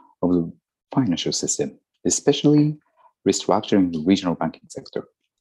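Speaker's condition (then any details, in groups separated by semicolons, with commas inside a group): No condition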